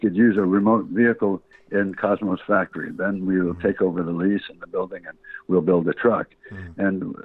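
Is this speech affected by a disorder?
Yes: Parkinson's disease.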